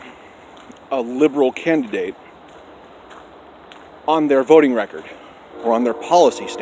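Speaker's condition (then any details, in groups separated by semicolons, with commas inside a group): No condition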